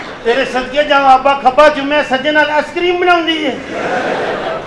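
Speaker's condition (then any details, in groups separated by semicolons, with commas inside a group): No condition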